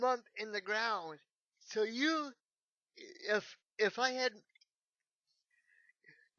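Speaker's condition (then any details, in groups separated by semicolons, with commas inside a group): Cerebral palsy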